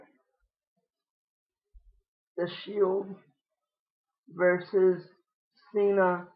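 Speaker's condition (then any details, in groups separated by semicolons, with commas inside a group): Cerebral palsy; wheelchair bound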